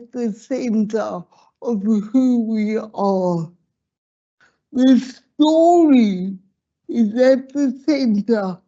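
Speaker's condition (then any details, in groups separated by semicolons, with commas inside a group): Slurred speech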